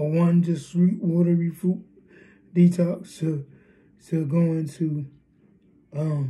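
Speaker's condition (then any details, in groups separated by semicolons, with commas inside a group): Cerebral palsy, spastic diplegia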